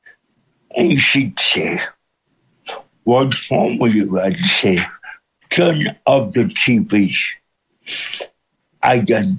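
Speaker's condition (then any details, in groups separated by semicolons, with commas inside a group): Cerebral palsy with speech impediment; cerebral palsy since birth; John Hayes feared nobody could understand, audience followed within minutes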